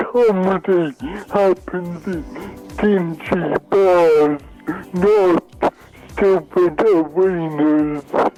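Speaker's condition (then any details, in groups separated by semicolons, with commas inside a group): Cerebral palsy; wheelchair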